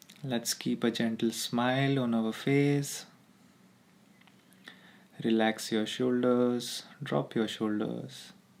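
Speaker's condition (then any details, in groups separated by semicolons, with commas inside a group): No condition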